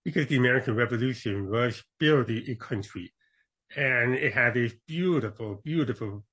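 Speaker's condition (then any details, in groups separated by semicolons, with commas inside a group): Deafness; congenital deafness, born deaf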